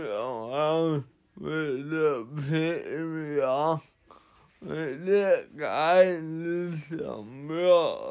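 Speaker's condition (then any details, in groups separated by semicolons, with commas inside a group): Cerebral palsy; one hand affected; atypical speech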